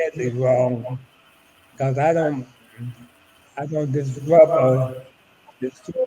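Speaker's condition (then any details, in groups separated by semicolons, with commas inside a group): ALS; about eight years since diagnosis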